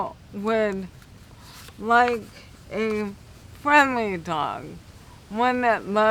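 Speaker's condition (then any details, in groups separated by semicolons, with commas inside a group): Cerebral palsy; affects speech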